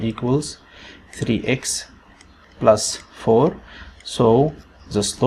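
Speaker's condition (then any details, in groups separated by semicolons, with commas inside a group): No condition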